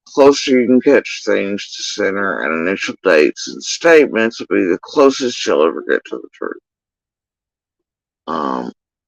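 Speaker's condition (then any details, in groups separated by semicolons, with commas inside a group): Facial paralysis after surgery; tongue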